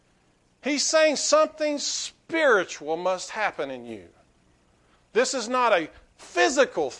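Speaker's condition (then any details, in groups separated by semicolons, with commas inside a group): No condition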